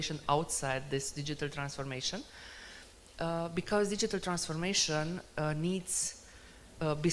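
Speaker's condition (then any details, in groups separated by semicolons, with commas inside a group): No condition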